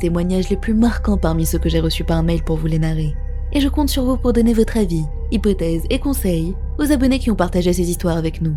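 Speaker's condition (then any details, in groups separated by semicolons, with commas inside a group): No condition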